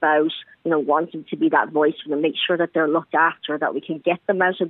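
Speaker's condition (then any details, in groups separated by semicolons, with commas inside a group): Cleft palate; congenital cleft palate, Belarus, Chernobyl radiation, genetic disorders, leg problems, affected walking and eating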